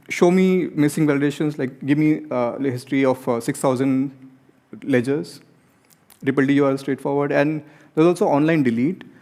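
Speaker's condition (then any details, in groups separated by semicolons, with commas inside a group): No condition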